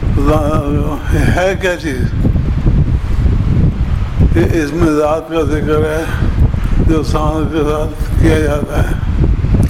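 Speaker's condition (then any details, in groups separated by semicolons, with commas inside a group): Difficulty speaking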